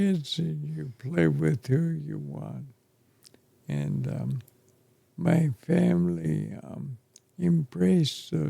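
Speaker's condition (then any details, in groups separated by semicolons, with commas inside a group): ALS; affects chest and throat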